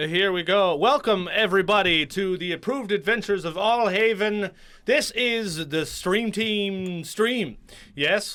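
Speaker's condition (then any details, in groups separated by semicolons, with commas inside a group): No condition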